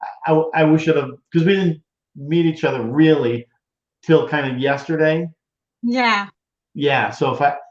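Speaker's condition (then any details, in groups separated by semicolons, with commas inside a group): No condition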